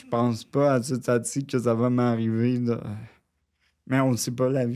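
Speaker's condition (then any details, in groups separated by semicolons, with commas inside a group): Cerebral palsy, near quadriplegia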